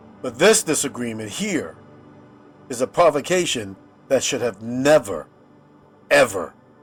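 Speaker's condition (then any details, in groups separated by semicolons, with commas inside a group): No condition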